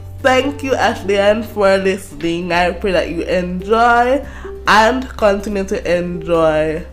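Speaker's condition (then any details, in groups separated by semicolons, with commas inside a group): Cerebral palsy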